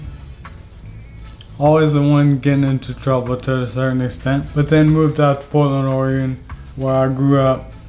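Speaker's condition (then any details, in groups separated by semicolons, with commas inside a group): ALS; leg onset, speech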